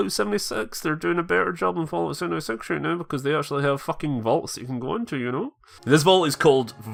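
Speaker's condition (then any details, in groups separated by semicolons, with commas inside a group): No condition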